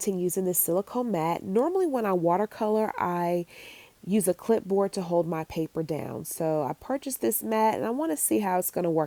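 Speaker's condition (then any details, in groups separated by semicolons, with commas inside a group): No condition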